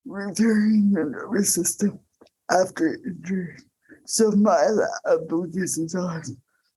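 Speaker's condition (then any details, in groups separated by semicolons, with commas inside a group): Cerebral palsy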